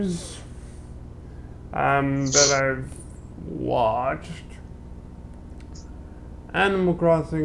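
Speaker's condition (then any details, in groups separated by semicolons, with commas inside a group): Cerebral palsy; limbs affected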